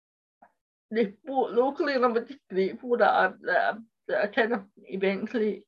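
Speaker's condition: Cerebral palsy; speech impairment

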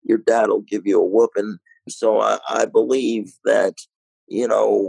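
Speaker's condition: Cerebral palsy, mild

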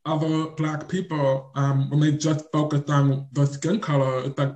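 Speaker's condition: Deaf or hard of hearing; on deaf spectrum

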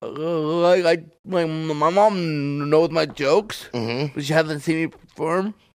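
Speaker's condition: Stuttering; uses stutter in stand-up, studies Anthony Jeselnik repeating phrases twice for emphasis; repeated sounds

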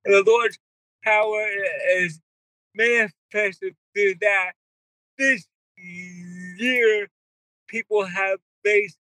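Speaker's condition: Cerebral palsy; wheelchair user

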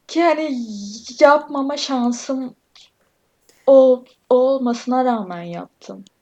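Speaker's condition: Stuttering; other stutterers in family, attends stuttering self-help groups; frequent part-word and syllable repetitions, fillers, heavy stuttering; repeated sounds, blocks

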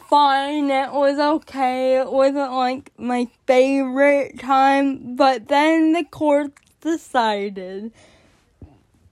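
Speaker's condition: Cerebral palsy; stroke in womb, birth mother's drug use, born addicted, month early, two weeks NICU, cannot walk

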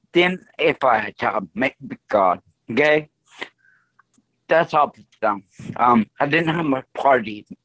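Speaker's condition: Stroke; voice affected

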